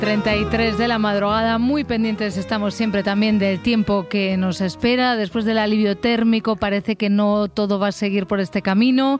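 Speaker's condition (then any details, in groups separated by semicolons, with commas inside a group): No condition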